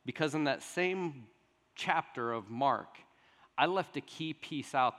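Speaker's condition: No condition

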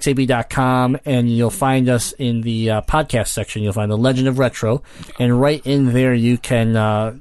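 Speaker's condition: Cleft palate; congenital

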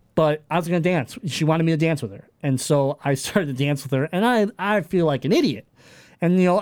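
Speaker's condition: Cleft palate; time spent in children's hospital

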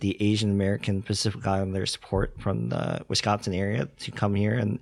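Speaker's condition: Cleft lip and palate; congenital

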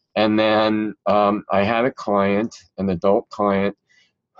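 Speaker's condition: Cleft palate; present since childhood

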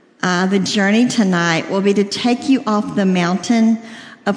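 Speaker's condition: Cleft lip and palate; congenital, severe, round-the-clock feeding in infancy, surgery once birth weight reached to enable eating and talking

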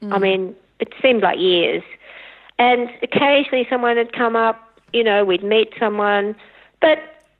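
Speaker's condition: No condition

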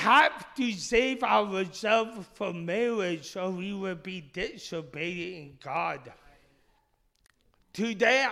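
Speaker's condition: Speech impediment; initially misdiagnosed

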